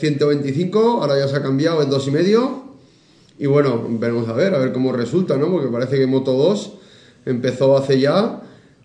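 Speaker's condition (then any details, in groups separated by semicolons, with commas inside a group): No condition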